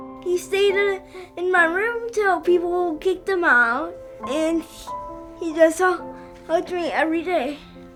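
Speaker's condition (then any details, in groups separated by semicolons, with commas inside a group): Cerebral palsy; uses walker, muscle tightness; selective dorsal rhizotomy planned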